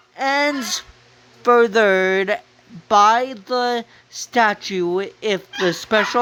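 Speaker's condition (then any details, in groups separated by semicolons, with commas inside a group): Cerebral palsy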